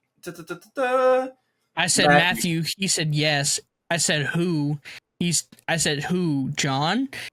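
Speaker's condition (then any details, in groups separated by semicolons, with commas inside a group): No condition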